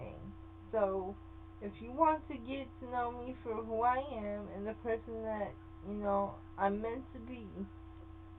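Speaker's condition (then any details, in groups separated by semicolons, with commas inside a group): Cerebral palsy; sometimes affected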